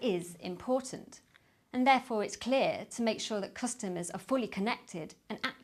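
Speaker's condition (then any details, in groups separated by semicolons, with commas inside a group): No condition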